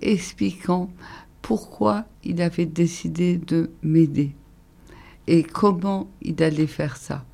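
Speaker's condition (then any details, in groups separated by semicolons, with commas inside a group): ALS (Charcot's disease); breathing difficulties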